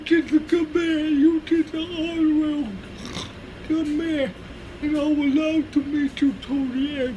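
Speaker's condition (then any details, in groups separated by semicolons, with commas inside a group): Cerebral palsy; speech hard to understand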